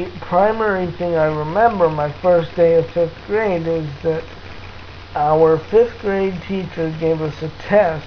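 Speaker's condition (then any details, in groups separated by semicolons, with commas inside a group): Cerebral palsy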